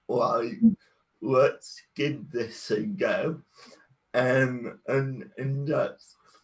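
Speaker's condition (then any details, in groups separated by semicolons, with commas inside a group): Cerebral palsy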